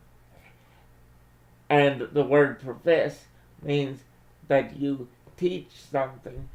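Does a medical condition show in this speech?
Yes: cerebral palsy.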